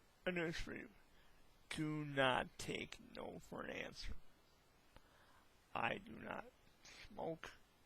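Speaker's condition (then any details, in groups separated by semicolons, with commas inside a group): Hemiplegic cerebral palsy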